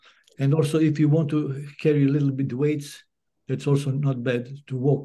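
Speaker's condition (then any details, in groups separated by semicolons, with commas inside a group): Parkinson's disease; diagnosed 2010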